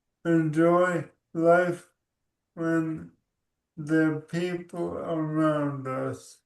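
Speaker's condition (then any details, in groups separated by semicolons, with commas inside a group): ALS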